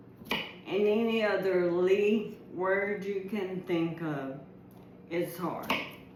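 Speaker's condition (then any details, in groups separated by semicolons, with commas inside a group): ALS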